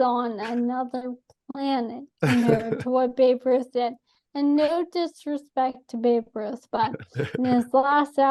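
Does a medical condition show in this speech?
Yes: ALS; atypical case.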